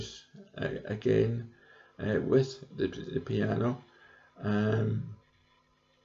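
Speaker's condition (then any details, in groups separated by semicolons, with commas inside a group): Cerebral palsy; present from birth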